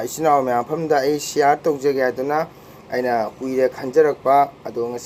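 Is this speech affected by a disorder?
No.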